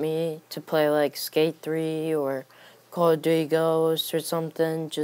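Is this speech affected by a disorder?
No.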